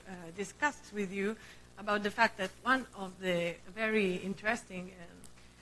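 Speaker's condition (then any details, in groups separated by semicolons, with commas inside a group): No condition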